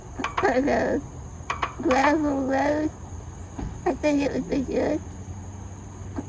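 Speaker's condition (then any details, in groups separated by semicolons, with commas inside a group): Spinal muscular atrophy type 2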